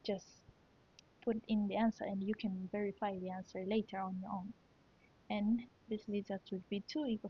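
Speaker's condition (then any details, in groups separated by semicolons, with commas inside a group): No condition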